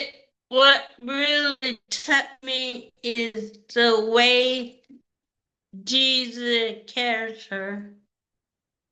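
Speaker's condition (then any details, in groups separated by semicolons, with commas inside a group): Cerebral palsy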